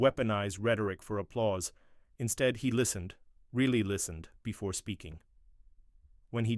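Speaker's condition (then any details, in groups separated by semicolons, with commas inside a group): No condition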